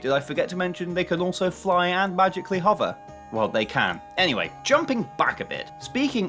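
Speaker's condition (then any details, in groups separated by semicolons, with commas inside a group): No condition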